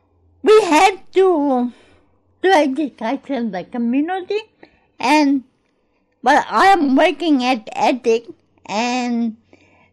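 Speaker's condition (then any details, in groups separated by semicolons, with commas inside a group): Cerebral palsy; speech problems when young, began talking after attending Gruella school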